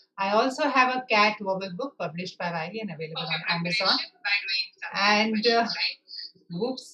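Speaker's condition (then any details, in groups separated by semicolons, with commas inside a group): No condition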